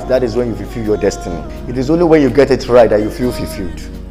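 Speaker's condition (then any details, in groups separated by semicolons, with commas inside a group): No condition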